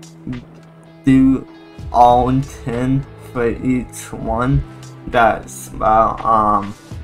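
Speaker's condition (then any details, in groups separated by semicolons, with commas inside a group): Cerebral palsy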